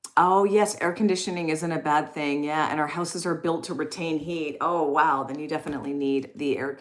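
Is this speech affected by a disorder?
No.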